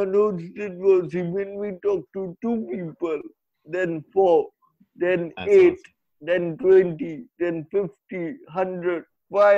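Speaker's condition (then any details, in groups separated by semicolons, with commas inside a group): Cerebral palsy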